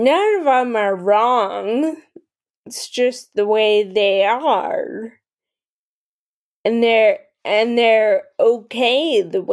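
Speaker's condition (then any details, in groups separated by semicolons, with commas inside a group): Friedreich's ataxia, mild; onset in early adolescence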